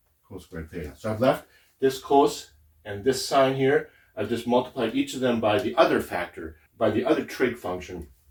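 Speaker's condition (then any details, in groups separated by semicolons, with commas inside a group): No condition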